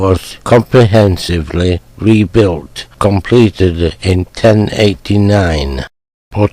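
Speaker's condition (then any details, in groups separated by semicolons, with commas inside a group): Motor neuron disease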